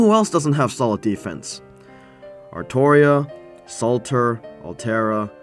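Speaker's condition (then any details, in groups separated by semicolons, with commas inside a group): No condition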